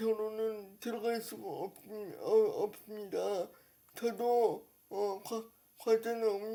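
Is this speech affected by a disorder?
Yes: brain lesion disability; power wheelchair.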